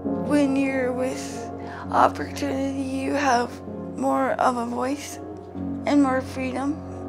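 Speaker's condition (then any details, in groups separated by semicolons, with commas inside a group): Cerebral palsy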